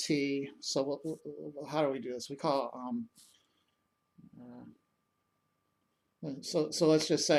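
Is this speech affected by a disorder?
No.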